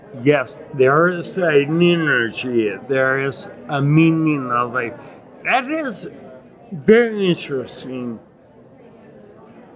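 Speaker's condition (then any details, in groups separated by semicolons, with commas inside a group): Acquired ataxia with dysarthria, acquired; Lance-Adams syndrome; brain damage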